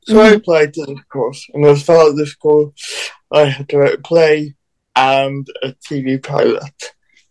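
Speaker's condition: Cerebral palsy; different form from co-guest Bradleigh's

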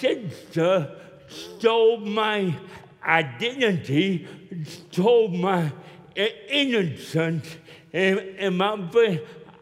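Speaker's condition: Cerebral palsy; still walks with limp

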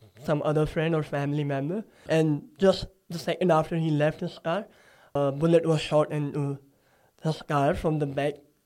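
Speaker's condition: Cleft palate; recent nose surgery

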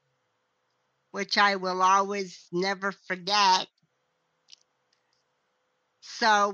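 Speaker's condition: Cerebral palsy; lost singing ability

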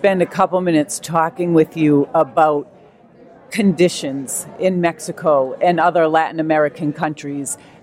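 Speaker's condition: No condition

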